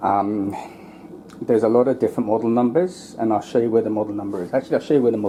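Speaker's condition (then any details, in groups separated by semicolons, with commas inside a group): No condition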